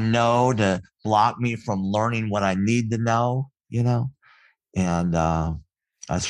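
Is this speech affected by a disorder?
Yes: cleft palate; congenital cleft palate.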